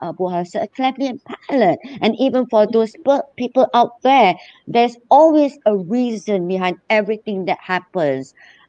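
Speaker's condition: Cleft lip and palate; congenital cleft lip and palate splitting into nose

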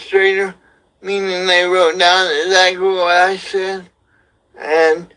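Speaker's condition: Cerebral palsy; wheelchair user

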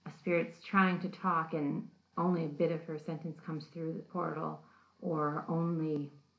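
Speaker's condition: No condition

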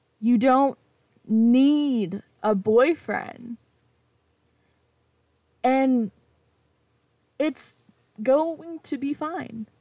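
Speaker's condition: Stutter; stutter since age four; part-word repetitions, fillers, gets stuck on first word when saying own name; prolonged sounds, blocks

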